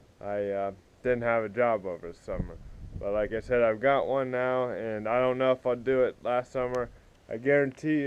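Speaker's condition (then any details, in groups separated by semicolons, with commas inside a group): Cerebral palsy; spastic, affects walking and legs; physical activity as therapy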